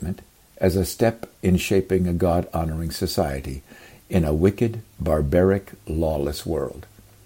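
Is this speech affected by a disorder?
No.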